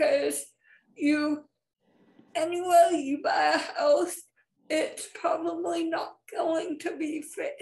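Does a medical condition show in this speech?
Yes: spastic cerebral palsy.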